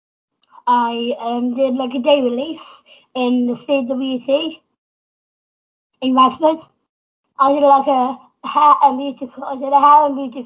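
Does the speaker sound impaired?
Yes: Down syndrome; extra copy of chromosome 21, 47 chromosomes, present from birth, learned to walk late, slower to do things.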